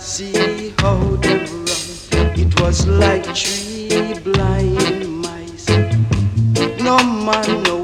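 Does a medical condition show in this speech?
No.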